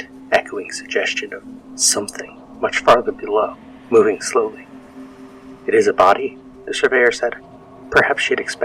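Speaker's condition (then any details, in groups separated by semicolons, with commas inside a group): No condition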